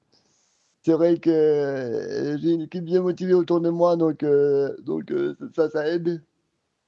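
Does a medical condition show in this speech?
Yes: cerebral palsy; cerebral palsy causing quadriplegia since birth; round-the-clock personal assistants, sophrology, pool and osteopathy sessions.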